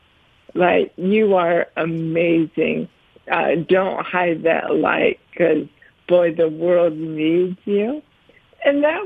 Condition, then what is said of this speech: ALS (motor neuron disease). We went over 15 minutes, and I think you were just fine.